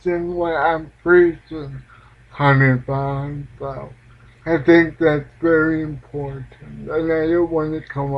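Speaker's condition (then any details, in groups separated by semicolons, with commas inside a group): Cerebral palsy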